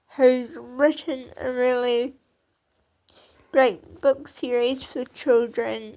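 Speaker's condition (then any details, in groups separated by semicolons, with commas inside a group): Cerebral palsy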